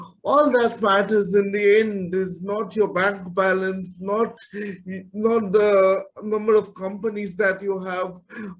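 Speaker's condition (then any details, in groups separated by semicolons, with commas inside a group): Cerebral palsy; from birth, whole body movement affected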